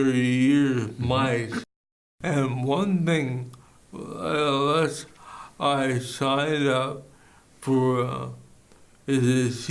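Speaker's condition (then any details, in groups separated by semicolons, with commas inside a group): ALS; recently diagnosed, symptoms over a year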